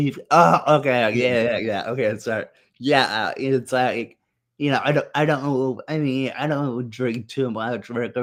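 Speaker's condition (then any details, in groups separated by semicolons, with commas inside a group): Muscular dystrophy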